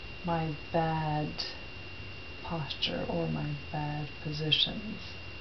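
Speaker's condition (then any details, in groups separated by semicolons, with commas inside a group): Ataxia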